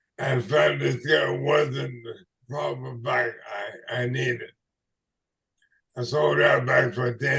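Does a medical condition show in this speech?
Yes: ALS/MND.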